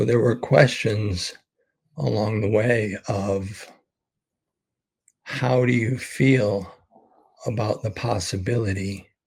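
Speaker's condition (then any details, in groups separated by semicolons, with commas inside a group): ALS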